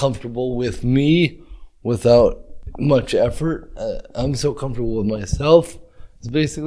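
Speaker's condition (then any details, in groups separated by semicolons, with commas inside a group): Cerebral palsy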